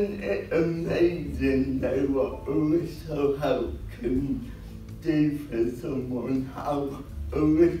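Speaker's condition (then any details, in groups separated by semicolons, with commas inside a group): Cerebral palsy; predicted never to talk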